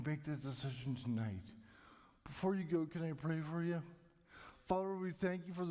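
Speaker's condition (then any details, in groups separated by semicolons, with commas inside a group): Cerebral palsy; may be hard to understand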